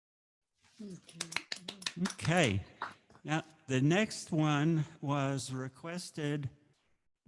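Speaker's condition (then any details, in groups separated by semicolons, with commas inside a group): No condition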